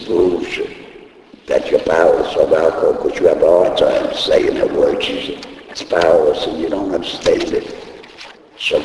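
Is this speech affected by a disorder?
Yes: laryngectomy; speaks using device in throat.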